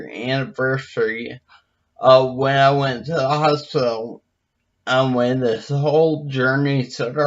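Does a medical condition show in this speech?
Yes: brain injury.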